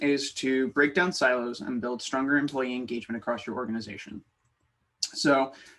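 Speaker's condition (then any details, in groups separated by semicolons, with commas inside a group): No condition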